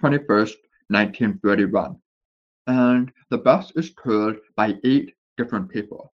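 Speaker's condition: Deafness with speech impediment, born deaf; some words difficult to say

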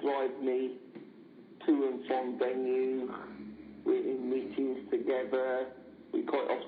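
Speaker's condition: Cerebral palsy; needs support worker

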